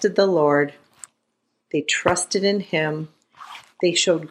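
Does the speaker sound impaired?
No.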